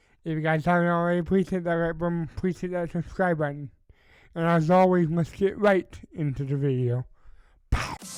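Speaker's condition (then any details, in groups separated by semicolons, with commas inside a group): Cerebral palsy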